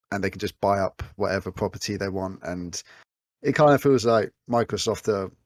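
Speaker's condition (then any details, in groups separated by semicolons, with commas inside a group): No condition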